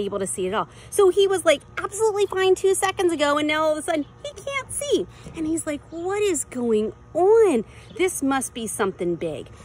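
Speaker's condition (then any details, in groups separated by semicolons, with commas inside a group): No condition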